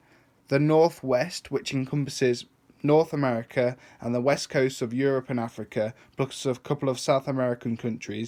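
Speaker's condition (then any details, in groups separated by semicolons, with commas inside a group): No condition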